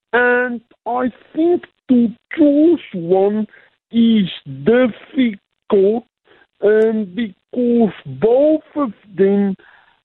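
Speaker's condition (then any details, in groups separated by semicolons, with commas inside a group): Cerebral palsy; physical limitations requiring adjustments, types with single finger, reduced typing speed and accuracy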